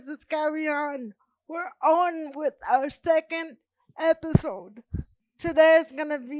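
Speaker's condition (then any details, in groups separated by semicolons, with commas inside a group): Cerebral palsy; present from birth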